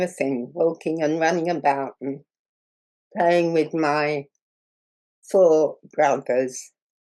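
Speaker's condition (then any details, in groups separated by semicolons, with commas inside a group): Muscular dystrophy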